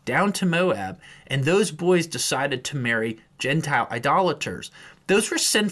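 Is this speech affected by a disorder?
No.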